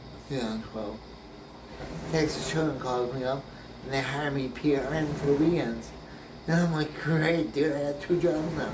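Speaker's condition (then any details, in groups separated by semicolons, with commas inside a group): Brain injury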